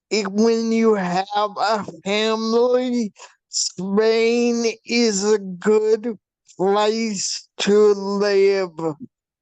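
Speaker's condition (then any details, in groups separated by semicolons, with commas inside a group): Brain shunt failure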